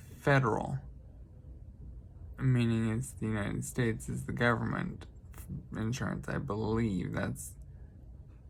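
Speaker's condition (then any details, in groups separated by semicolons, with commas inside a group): Traumatic brain injury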